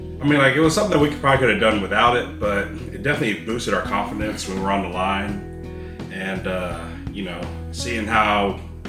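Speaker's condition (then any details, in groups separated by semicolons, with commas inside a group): No condition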